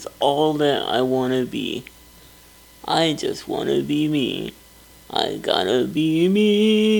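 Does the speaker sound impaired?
Yes: cerebral palsy; wheelchair user.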